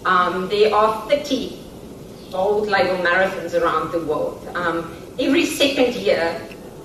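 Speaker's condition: No condition

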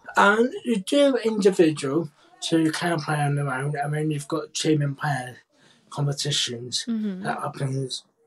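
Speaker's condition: Cerebral palsy, profound hearing loss

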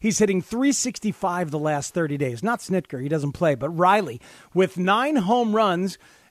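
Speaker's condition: No condition

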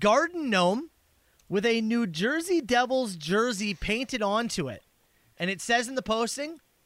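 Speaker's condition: No condition

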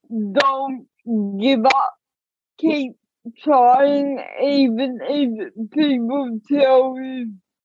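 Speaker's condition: Ataxic cerebral palsy; diagnosed at age two, affects walking and fingers, therapy can help improve; speech audibly affected

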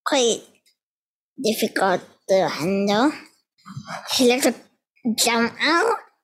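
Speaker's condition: Spinal muscular atrophy; genetic, diagnosed at 13 months, absent reflexes, wheelchair user, weak legs, hands and lungs, scoliosis and kyphosis; weak respiratory muscles, breathing neurons dying over 10 years, spine curvature collapsed most lung volume

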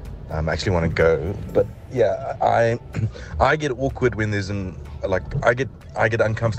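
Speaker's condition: No condition

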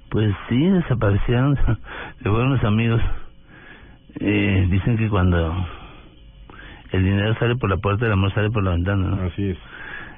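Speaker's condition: Parkinson's disease; Parkinson's disease present on return to Bogota, tremor, stooped posture at times, weakness; voice trembles at times, neurologist-prescribed walking, running and tennis; voice sometimes trembles, sometimes intelligible, sometimes not understood at all

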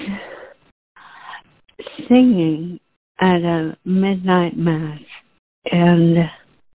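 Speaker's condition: ALS, genetic; first signs voice and breathing while singing

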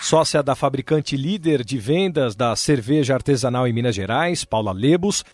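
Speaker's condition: No condition

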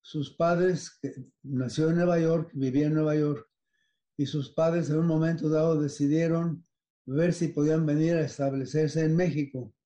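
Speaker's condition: Parkinson's disease; age 93

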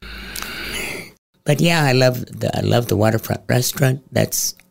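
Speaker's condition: Head and neck cancer, stage 4, into voice box; 36 throat radiations

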